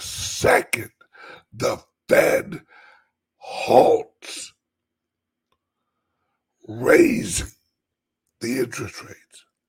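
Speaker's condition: Chronic voice problem; stiff voice box

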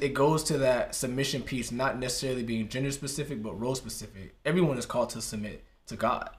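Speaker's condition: No condition

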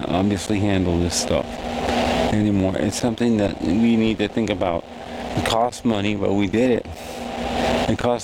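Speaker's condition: Cerebral palsy

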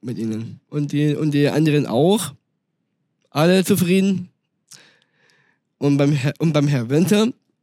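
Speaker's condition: Down syndrome; congenital; speaks German and fluent English, had tutoring to practise speaking German

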